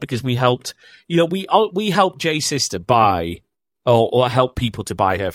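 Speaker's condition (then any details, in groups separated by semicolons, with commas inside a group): No condition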